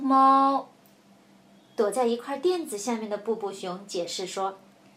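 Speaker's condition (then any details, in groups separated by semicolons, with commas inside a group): No condition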